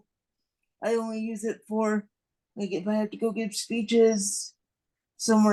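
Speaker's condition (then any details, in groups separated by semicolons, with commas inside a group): Cerebral palsy; non-progressive, will not improve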